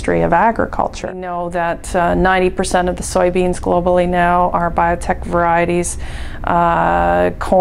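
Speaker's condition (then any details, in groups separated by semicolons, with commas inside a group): No condition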